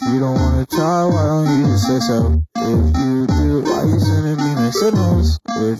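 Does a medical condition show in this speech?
No.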